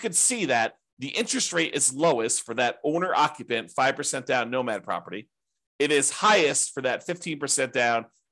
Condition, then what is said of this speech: No condition.